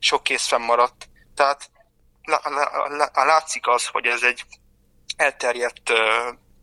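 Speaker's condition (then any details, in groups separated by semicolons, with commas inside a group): Stuttering; present since birth, will not go away; worse when nervous, very happy, with strangers, often more with close acquaintances; repeated sounds, prolonged sounds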